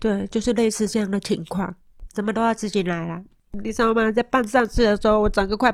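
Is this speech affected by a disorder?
Yes: moderate-to-severe hearing loss; hearing aid taken off during recording and held to microphone, then only sees lips moving.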